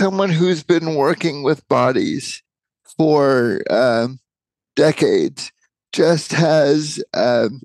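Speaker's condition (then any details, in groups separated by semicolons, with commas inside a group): Cerebral palsy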